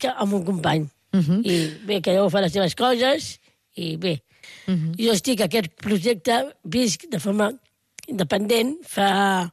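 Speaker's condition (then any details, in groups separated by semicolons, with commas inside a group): Down syndrome; intellectual disability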